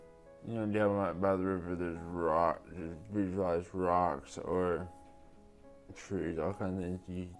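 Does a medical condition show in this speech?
Yes: traumatic brain injury; could not talk for a period after injury.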